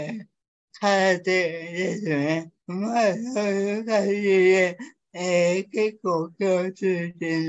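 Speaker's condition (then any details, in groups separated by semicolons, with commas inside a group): Cerebral palsy; physical disability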